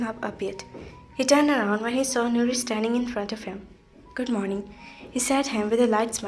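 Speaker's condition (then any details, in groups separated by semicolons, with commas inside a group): No condition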